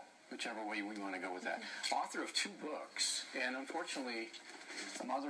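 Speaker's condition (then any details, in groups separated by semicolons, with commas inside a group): No condition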